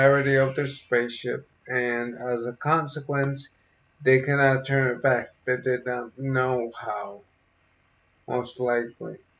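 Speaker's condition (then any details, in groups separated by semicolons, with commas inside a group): Multiple sclerosis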